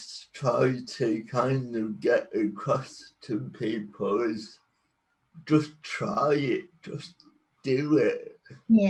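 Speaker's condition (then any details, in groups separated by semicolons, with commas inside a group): Cerebral palsy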